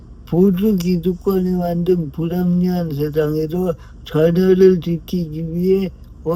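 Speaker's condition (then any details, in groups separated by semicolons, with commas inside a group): Brain lesion disability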